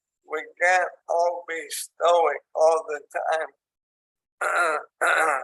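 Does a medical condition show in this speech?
Yes: ALS; onset in hands and arms, tracheostomy.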